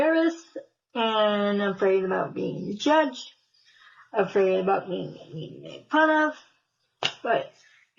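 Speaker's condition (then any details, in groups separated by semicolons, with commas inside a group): Cerebral palsy, spastic; from birth, muscle spasms; managed through doctors and therapies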